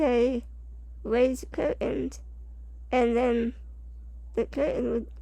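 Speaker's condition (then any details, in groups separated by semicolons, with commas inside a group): Spinal muscular atrophy type 2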